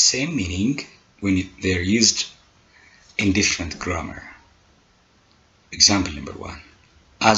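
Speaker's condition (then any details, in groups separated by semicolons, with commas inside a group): No condition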